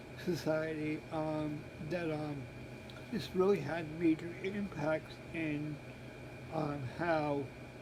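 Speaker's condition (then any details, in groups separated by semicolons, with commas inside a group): Cerebral palsy; present since birth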